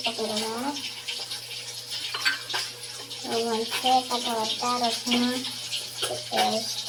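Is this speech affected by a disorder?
No.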